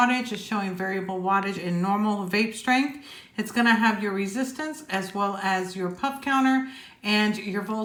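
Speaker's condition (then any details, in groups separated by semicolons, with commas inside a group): No condition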